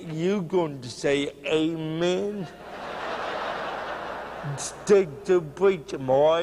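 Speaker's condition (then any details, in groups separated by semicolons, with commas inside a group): Cerebral palsy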